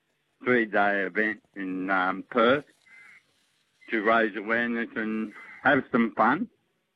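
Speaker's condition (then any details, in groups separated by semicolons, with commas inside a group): Motor neurone disease; diagnosed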